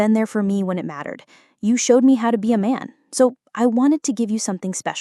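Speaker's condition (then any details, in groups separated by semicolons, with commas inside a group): No condition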